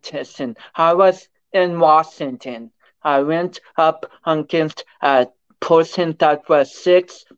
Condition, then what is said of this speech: Cerebral palsy. It affects your balance, your speech and coordination.